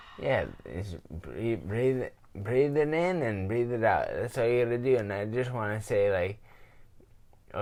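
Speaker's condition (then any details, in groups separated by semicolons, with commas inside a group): Traumatic brain injury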